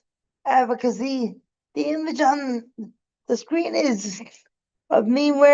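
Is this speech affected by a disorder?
Yes: cerebral palsy; needs help getting around.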